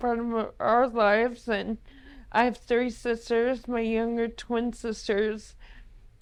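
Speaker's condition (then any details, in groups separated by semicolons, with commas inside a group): ALS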